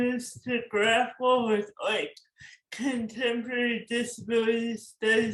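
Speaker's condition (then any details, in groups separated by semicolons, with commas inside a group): Cerebral palsy; forceps birth injury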